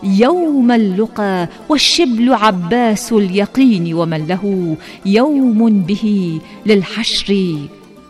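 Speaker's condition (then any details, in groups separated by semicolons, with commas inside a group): No condition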